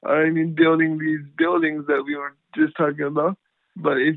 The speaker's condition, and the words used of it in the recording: Cerebral palsy. I can use my voice very well.